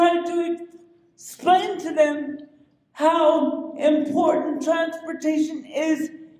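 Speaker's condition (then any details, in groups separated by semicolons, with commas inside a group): Cerebral palsy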